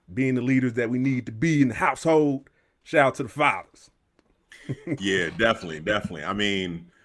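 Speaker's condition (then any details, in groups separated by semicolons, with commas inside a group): No condition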